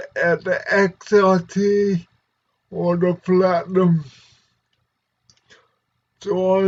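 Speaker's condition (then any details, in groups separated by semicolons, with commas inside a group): Cerebral palsy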